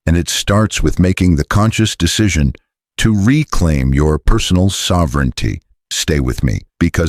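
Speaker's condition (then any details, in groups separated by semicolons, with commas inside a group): No condition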